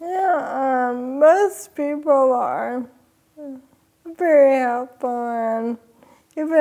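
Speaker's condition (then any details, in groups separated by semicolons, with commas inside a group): ALS; sporadic form, onset in pinky finger; speech slowed early, voice changing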